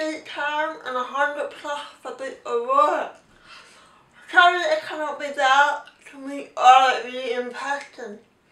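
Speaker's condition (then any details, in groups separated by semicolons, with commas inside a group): Cerebral palsy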